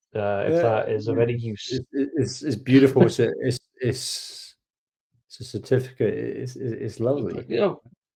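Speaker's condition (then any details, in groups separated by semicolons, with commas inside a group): No condition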